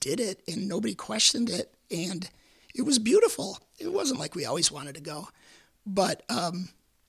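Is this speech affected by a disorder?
Yes: repeated vocal cord surgery; 19 vocal cord surgeries, 25 surgeries total, Hodgkin's lymphoma diagnosed at age 36, cancer three times.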